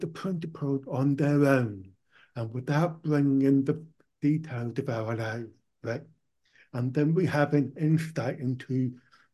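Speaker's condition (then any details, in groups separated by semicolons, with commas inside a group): Profound deafness, born profoundly deaf, cochlear implant; hears nothing with implant off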